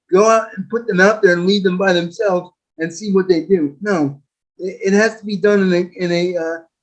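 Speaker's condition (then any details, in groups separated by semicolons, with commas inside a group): Quadriplegic cerebral palsy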